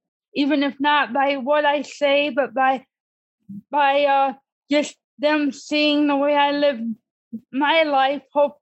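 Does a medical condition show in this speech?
Yes: cerebral palsy; disability since childhood.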